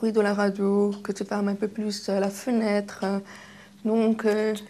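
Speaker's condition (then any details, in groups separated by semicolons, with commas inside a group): Deafness, acquired deafness, kidney-disease related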